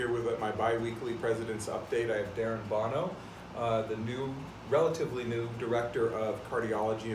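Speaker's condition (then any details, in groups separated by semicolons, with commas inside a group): No condition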